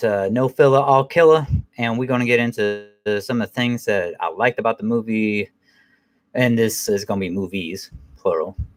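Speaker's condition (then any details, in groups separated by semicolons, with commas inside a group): No condition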